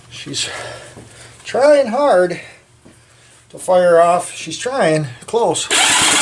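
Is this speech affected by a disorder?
No.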